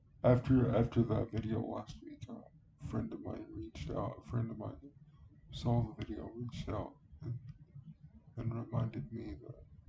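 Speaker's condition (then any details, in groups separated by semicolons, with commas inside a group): Cerebral palsy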